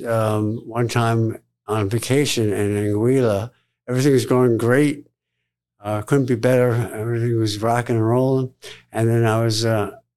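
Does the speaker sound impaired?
Yes: tongue cancer surgery; tongue (glossopharyngeal) cancer, tongue lesion found on biopsy, surgically excised; survivor after tongue surgery.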